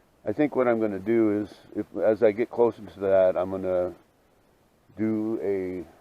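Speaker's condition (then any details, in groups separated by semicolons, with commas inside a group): No condition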